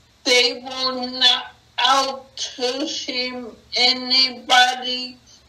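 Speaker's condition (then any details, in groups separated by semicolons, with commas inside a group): Acquired brain injury; cannot talk as before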